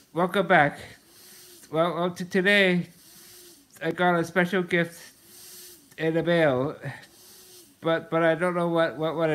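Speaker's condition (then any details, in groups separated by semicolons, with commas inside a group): Muscular dystrophy, Duchenne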